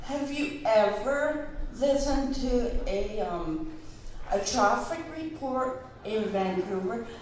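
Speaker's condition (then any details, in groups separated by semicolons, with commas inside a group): Cerebral palsy; present since childhood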